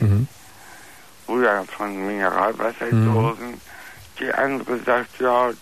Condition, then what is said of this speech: Oral cancer. Jetzt habe ich dich nicht richtig verstanden.